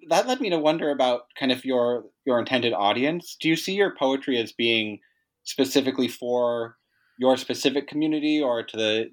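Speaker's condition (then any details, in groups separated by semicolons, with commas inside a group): No condition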